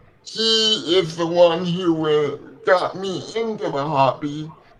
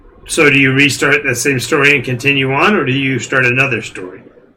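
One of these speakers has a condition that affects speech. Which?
The first: cerebral palsy; legs affected.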